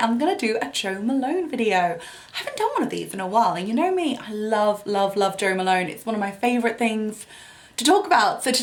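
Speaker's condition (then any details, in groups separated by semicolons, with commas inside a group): No condition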